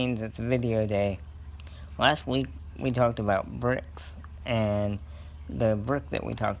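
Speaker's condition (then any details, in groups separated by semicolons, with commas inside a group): Cerebral palsy; scoliosis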